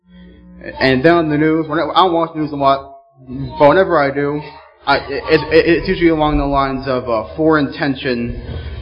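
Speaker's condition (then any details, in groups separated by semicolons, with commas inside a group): Stuttering; stuttering noticed around 6th-7th grade, worst in freshman year, helped by high school speech teacher; much improved, stuttered about twice in 20-minute conversation; at worst blocked on first word or whole sentence, could not talk without stuttering, now rare; repeated sounds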